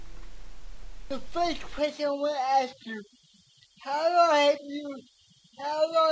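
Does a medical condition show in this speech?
Yes: cerebral palsy; speech affected.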